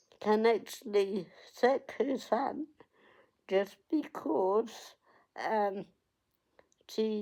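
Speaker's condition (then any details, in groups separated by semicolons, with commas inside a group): Cerebral palsy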